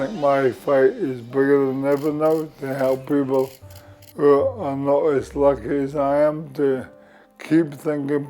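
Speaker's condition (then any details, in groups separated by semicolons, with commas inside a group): MND; descending form; voice changed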